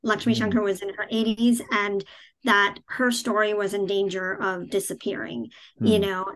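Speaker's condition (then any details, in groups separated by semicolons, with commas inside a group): Cleft palate, cleft palate without cleft lip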